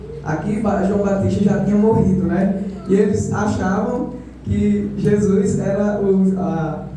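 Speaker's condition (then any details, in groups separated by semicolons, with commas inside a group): No condition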